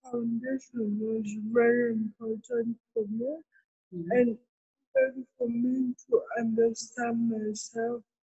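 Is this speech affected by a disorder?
Yes: cerebral palsy; other children thought talking different in childhood.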